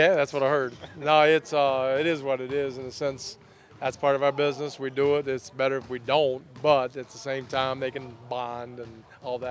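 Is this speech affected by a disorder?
No.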